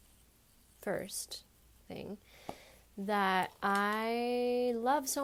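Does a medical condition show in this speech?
No.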